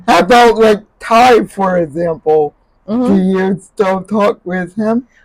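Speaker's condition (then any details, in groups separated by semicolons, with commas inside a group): Cerebral palsy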